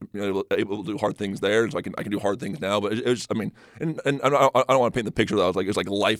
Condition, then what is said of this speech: Stuttering. I've learned that, you know, I feel more confident, and when I'm more confident, I feel like I stutter less.